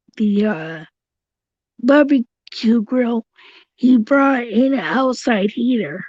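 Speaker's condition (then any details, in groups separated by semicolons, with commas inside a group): Cerebral palsy; tracheotomy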